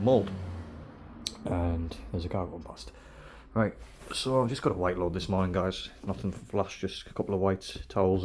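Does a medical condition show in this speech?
No.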